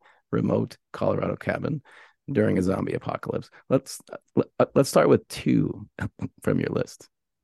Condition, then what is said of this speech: Stuttering. Sometimes it makes me stutter less, I think, because I'm not trying to cover it up.